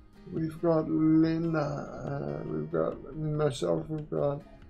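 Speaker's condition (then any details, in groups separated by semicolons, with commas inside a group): Quadriplegic cerebral palsy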